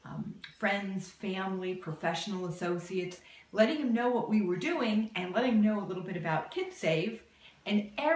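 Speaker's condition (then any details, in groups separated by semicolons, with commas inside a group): No condition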